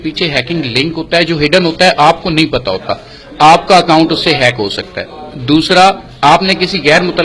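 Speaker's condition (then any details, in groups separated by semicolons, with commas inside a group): No condition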